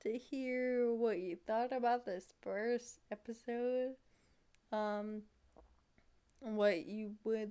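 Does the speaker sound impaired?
Yes: Friedreich's ataxia; diagnosed at age 8, spinal fusion at 17, wheelchair user, legs do not work, rapid side-to-side eye movements; about 24 years since diagnosis, age 32; spits when talking or laughing.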